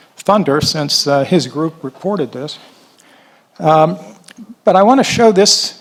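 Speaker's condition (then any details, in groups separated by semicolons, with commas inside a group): No condition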